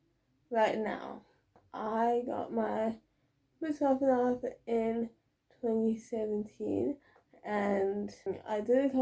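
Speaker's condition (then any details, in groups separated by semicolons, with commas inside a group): Cerebral palsy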